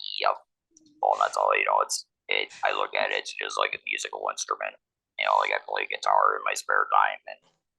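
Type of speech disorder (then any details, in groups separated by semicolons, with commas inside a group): Electrolarynx speech; laryngectomy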